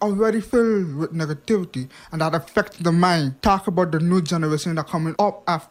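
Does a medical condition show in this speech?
Yes: hearing impairment; past speech impediment; hearing not too great; past speech impediment improved with much practice, listening needs much focus.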